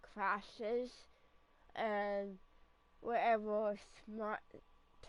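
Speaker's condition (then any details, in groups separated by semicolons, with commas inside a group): Cerebral palsy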